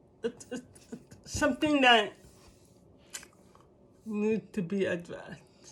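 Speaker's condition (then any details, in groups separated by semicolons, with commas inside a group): Cerebral palsy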